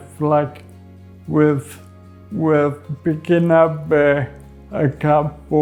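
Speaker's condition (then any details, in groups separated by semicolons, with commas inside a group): Friedreich's ataxia; spasticity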